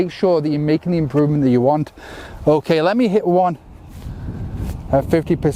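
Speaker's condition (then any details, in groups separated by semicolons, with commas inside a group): No condition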